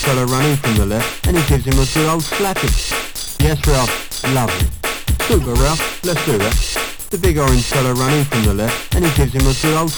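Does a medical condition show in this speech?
No.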